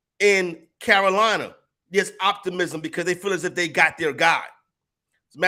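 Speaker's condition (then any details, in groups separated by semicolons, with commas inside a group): No condition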